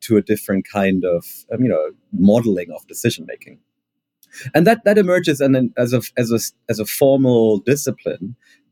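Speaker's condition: No condition

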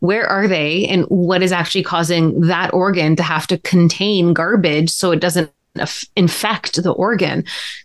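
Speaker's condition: No condition

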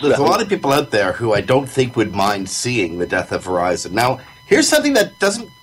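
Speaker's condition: No condition

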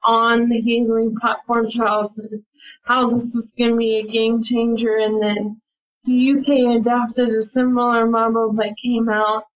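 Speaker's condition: ALS; attends ALS clinic

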